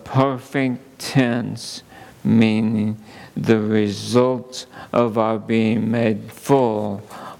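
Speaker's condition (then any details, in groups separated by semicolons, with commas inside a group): ALS; under neurologist care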